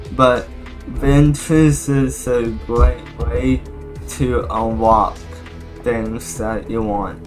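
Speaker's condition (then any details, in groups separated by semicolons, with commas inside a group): Cerebral palsy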